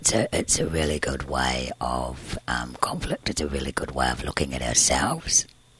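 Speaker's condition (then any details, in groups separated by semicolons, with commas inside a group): Tracheostomy and scarred vocal cord, laryngeal cysts, surgical vocal cord scarring; breathes through tracheostomy tube, airway very narrow from surgery, one vocal cord scarred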